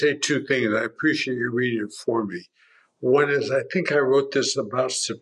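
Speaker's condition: Primary lateral sclerosis, mild; upper motor neuron, asymmetric left side, two cervical laminectomies, ALS clinic care; progressive disability, doing voice exercises, can still transfer, possible pseudobulbar affect; mild dysarthria, afternoon voice fatigue for 3-4 years, voice worsening, starting difficulty swallowing liquids

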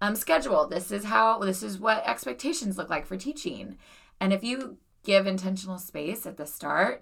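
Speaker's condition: No condition

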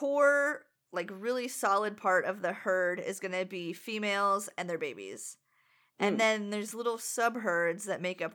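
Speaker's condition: No condition

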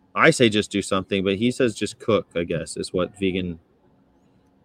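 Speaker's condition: No condition

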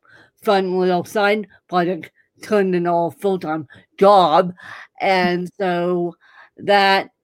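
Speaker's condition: Cerebral palsy; neurological

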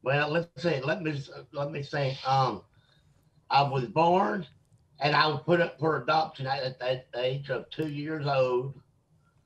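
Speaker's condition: Mosaic Down syndrome; from birth, mosaic type identified about age 18, considered high functioning

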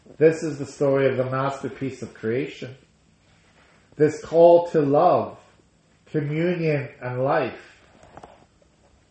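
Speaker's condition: No condition

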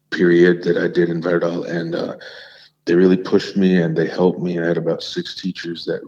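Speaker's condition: No condition

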